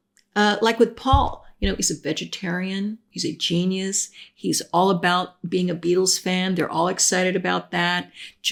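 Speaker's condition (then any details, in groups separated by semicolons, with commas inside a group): No condition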